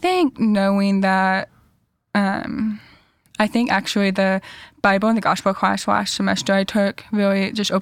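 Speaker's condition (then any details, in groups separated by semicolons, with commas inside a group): Deafness; cochlear implants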